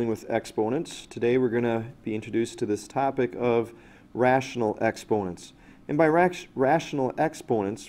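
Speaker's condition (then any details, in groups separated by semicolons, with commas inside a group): No condition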